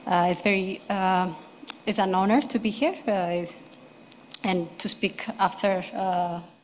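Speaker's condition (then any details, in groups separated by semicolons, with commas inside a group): No condition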